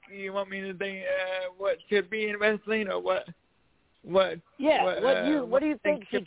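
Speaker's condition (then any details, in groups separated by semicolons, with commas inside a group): Cerebral palsy; past challenges speaking up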